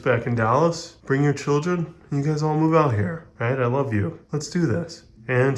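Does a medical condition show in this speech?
No.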